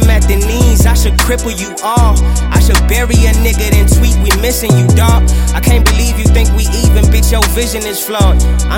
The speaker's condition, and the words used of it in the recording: None; typical speech.